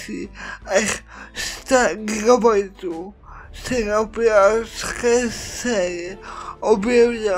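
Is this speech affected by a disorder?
Yes: cerebral palsy.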